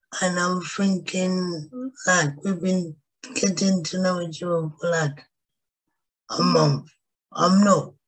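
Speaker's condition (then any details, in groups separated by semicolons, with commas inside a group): Cerebral palsy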